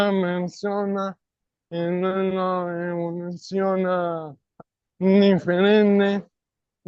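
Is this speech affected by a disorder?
Yes: ALS; non-bulbar form.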